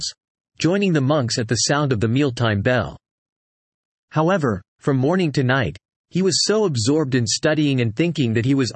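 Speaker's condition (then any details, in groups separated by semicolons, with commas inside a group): No condition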